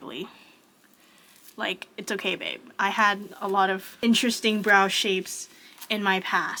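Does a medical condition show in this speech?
No.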